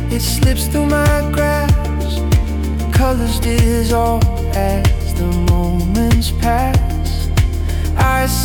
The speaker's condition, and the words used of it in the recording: None; typical speech.